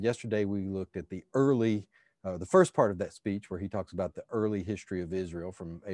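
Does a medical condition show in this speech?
No.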